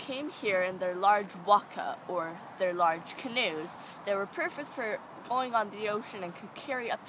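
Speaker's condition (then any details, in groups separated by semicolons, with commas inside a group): No condition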